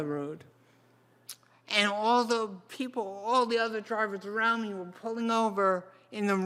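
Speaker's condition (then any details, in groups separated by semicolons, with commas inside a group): Cerebral palsy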